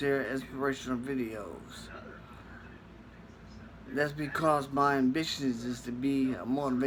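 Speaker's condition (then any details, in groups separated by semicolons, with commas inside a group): Traumatic brain injury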